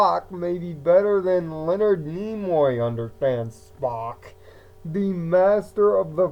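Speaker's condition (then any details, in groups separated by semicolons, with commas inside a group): Cerebral palsy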